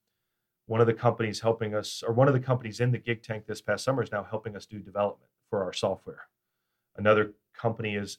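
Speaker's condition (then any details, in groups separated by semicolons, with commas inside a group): No condition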